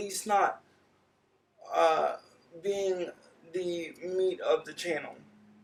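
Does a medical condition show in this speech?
Yes: cerebral palsy.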